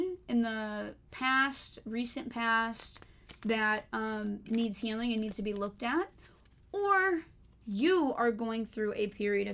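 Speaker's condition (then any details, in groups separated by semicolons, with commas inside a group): No condition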